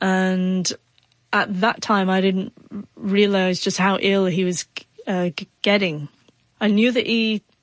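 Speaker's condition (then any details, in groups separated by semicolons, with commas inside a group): Stutter; neurological stutter, not psychological, hid stammer about ten years by age sixteen; still stutters, needs more time to speak; hid stutter by withdrawing and speaking little, feared phone, typing gave artificial fluency, deep breaths don't help; blocks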